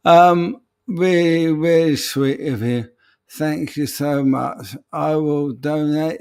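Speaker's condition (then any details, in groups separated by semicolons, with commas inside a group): ALS; voice may sound peculiar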